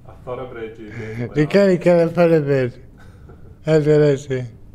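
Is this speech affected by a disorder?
Yes: brain injury; spasticity, left hand fixed, deafness; about 3 years; mild speech impediment.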